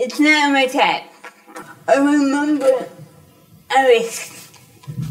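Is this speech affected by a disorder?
Yes: cerebral palsy.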